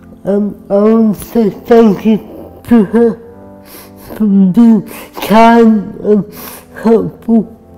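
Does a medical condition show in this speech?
Yes: cerebral palsy; can struggle with communication.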